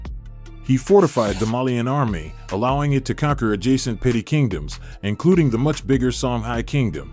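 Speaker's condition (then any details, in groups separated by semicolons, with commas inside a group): No condition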